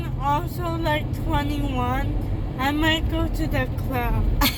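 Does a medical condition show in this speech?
Yes: cerebral palsy.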